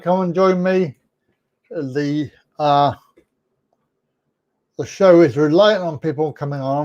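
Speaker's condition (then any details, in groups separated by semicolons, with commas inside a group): Cerebral palsy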